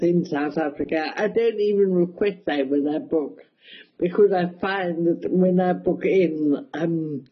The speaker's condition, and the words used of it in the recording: Cerebral palsy. I have cerebral palsy, which is pretty mild. It affects my speech a bit, my balance a little bit, and my hand control.